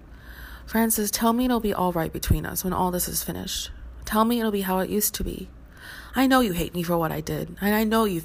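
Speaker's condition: No condition

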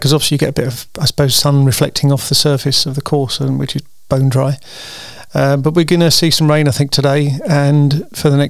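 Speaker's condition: No condition

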